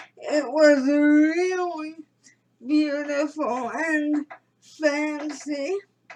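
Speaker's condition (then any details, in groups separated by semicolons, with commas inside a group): Cerebral palsy; premature birth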